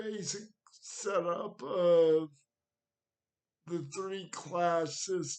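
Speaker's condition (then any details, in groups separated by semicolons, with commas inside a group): Cerebral palsy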